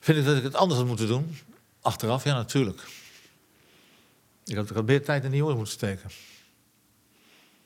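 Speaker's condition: Parkinson's disease; progressive incurable Parkinson's disease

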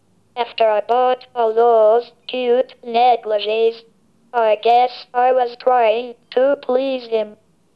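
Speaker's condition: Cerebral palsy, speech-generating device; brain control of speech and movement affected, wheelchair user, caregivers help feeding and dressing, arms flail; reflective dot on glasses controls tracker, head-typed, pauses edited out; speaks through device, very slow typing, head kept still, own real voice heard briefly

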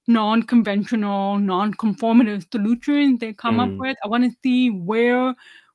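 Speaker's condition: Deafness, 99% hearing loss, severe

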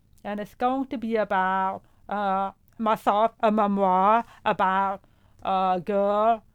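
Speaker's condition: Profound deafness; hears music

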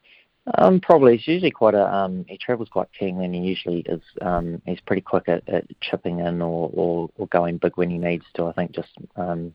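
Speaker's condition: No condition

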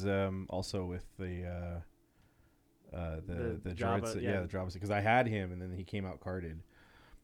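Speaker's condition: No condition

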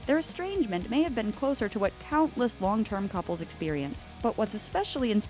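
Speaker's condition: No condition

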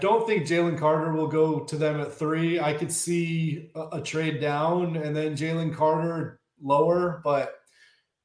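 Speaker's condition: No condition

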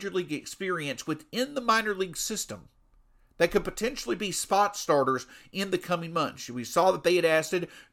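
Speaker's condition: No condition

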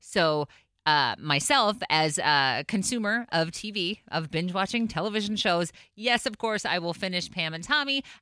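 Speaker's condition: No condition

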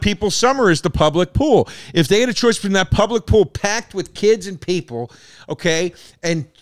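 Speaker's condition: No condition

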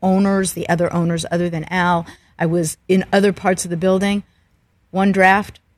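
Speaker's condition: No condition

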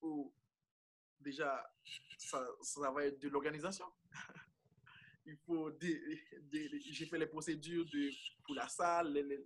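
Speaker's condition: Stuttering; father also stuttered, realized own stutter gradually over time, remarks about elocution from others; whole-word repetitions, comme, stuttered moments left uncut in videos; repeated sounds, repeated words

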